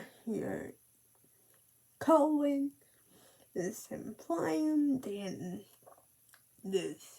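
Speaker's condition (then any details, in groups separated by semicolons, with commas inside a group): Cerebral palsy; speech affected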